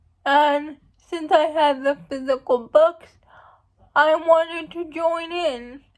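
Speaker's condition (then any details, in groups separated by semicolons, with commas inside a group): Cerebral palsy; uses wheelchair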